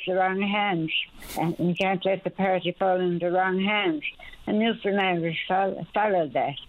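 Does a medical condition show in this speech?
Yes: speech impediment after stroke, mild; stroke a couple of years ago; some words may need clarifying, son Chess offers to clarify.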